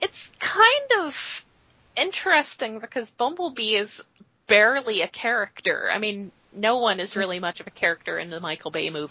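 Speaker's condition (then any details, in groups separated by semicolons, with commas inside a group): No condition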